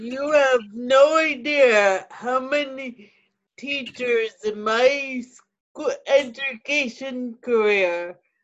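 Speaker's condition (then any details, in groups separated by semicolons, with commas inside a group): Cerebral palsy; cerebral palsy since childhood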